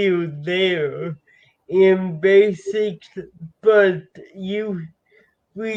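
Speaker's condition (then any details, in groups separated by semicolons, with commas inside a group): Cerebral palsy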